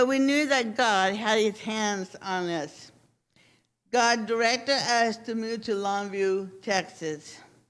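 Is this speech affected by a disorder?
Yes: cerebral palsy.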